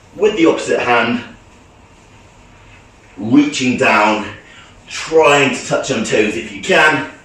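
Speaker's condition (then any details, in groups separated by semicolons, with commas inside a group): No condition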